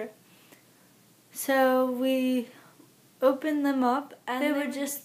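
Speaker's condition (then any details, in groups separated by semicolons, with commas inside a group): Cerebral palsy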